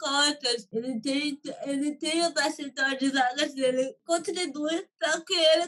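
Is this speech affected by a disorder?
Yes: cerebral palsy; from birth, motor sequelae.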